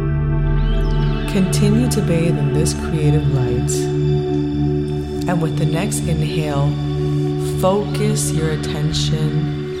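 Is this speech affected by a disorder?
No.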